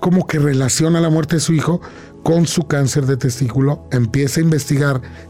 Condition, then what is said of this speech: No condition.